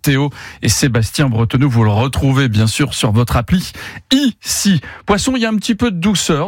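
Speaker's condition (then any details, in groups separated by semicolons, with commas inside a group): No condition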